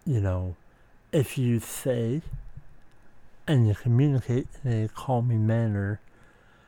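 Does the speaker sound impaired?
Yes: speech impediment.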